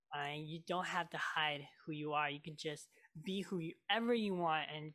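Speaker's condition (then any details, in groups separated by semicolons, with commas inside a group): Cleft lip and palate; major closure surgery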